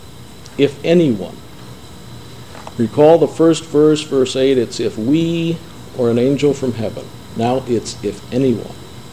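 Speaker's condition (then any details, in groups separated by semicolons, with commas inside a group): No condition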